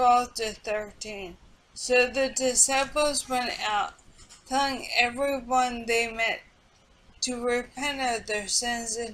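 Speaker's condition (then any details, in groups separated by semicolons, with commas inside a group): Multiple sclerosis; speech affected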